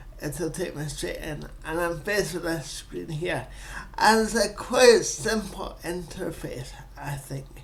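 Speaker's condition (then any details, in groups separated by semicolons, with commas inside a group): Cerebral palsy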